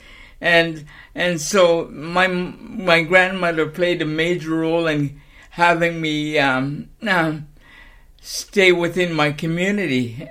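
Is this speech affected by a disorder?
Yes: cerebral palsy.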